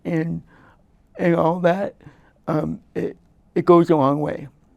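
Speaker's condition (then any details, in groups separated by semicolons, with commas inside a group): Quadriplegic cerebral palsy; quadriplegic form, from birth, limbs and body tight, wheelchair; affects speech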